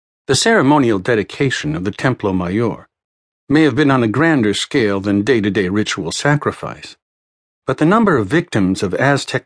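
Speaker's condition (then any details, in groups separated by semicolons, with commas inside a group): No condition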